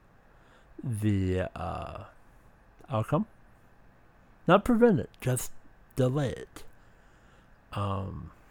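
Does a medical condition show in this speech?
Yes: speech impediment.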